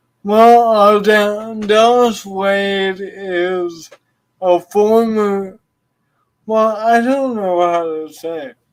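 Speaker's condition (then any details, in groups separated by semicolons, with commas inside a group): Cerebral palsy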